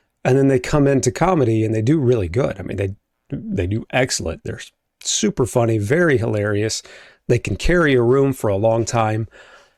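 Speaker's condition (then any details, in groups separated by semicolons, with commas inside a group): No condition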